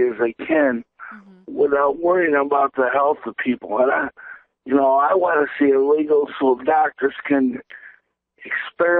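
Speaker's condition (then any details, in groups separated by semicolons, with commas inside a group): Cerebral palsy; present since birth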